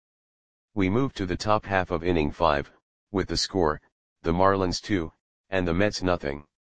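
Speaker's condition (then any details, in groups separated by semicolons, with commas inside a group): No condition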